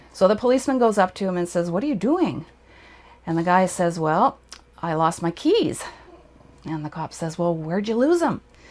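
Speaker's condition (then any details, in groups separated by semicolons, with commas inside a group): No condition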